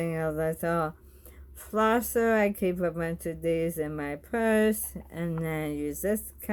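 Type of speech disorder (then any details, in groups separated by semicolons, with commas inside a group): Bulbar dysarthria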